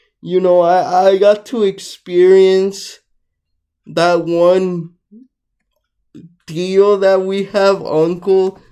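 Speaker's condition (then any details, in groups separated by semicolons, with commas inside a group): Cerebral palsy, mixed, mild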